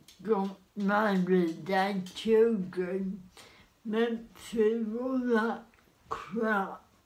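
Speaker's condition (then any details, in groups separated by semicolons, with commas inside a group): Cerebral palsy; spastic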